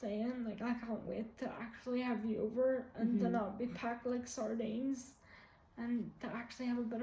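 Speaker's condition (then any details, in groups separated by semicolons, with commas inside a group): Quadriplegic cerebral palsy; many medications, severe spasms, hand tremors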